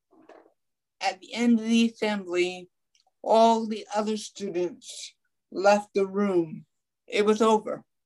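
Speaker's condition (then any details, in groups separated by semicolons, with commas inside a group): Ataxic cerebral palsy, mild; talking affected, tongue affected a little, frequent stuttering in past, improved with speech therapy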